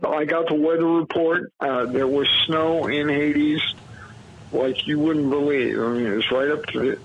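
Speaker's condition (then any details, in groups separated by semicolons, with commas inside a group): Cerebral palsy; heels tapped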